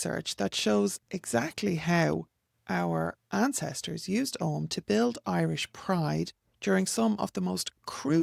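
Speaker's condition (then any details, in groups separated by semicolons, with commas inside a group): No condition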